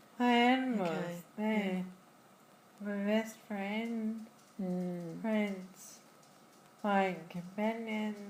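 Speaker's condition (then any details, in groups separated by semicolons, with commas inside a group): Friedreich's ataxia; diagnosed in childhood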